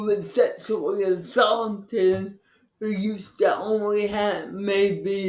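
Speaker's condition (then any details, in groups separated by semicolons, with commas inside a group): Cerebral palsy; from birth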